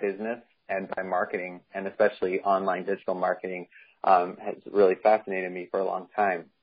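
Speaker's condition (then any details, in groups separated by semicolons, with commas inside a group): No condition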